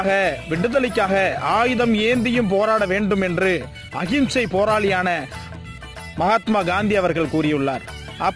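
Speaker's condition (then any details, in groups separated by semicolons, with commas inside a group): No condition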